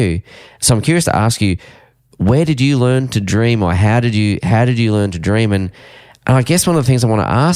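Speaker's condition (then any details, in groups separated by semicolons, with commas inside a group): No condition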